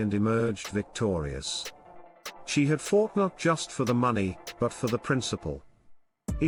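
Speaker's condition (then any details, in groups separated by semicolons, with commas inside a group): No condition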